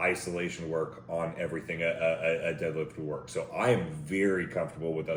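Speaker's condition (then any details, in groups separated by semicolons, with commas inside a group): No condition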